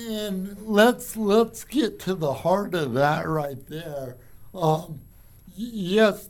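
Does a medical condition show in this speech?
Yes: cerebral palsy; from birth, resource and special ed in elementary school, childhood bike riding and teen hiking limited.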